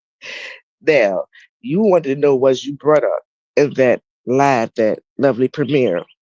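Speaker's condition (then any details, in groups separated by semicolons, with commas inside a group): No condition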